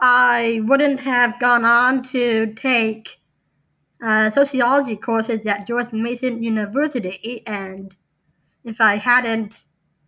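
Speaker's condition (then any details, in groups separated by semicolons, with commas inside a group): Down syndrome; congenital, since birth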